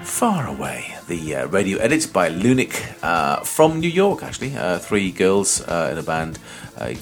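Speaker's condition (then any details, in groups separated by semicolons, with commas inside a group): No condition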